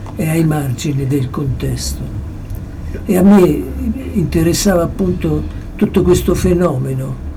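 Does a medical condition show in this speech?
Yes: Parkinson's disease; approaching final stage.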